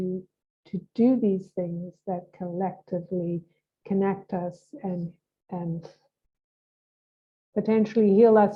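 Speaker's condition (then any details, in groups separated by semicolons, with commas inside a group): No condition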